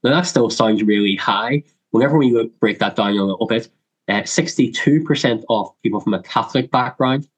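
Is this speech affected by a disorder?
Yes: cleft lip and palate; congenital.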